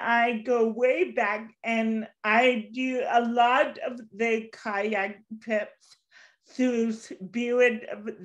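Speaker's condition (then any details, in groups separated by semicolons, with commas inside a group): Cerebral palsy; since birth, walks with walker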